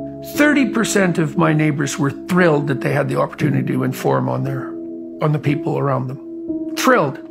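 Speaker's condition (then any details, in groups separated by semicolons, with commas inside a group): No condition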